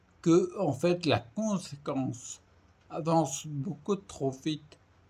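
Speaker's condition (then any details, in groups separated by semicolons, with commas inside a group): Primary progressive multiple sclerosis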